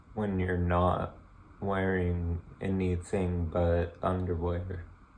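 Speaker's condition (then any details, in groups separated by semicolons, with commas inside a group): Multiple sclerosis; relapsing remitting, very rapid onset, fast disability; onset age 26, ocrelizumab infusions, monthly IVIG infusions; speech affected, syllable-by-syllable, very slow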